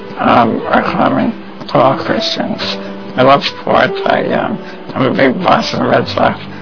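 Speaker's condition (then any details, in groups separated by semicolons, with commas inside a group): Spinal muscular atrophy; congenital, progressive muscle weakening, bedbound with no hand movement since early 20s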